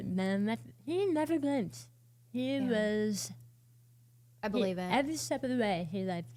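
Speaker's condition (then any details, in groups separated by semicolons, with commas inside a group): Oral cancer, partial glossectomy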